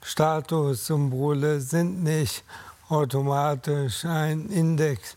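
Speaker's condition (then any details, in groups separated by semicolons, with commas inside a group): ALS; disc or stroke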